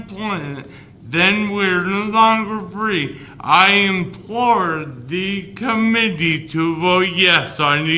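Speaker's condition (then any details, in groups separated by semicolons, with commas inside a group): Guillain-Barré syndrome; slow progress after full paralysis; formerly unable to speak, on ventilator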